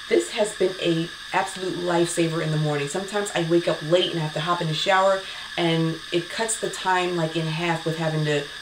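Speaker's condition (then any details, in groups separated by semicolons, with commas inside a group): No condition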